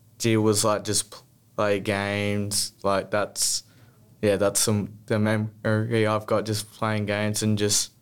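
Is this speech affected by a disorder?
Yes: stutter; childhood stutter, therapy grades 1-4, smooth speech at Box Hill Clinic 2 years from 14-15; here prolonged sounds.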